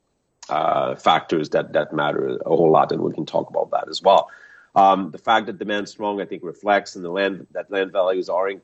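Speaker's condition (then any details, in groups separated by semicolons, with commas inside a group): No condition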